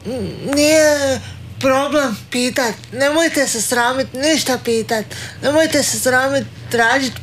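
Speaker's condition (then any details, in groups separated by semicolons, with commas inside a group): Cerebral palsy; wheelchair user, exercises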